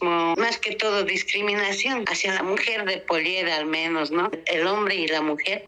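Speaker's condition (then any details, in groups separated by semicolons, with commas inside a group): No condition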